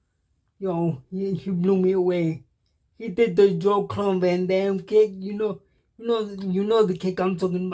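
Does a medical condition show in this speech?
Yes: cerebral palsy; cannot walk, uses wheelchair.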